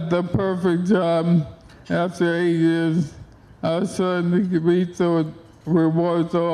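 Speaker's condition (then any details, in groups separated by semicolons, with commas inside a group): ALS; onset left hand and arm, then right arm, spinal stem cells; diagnosed over a year, symptoms 2.5 years, wheelchair, physical therapy; speech expected to be lost, relies on dictation software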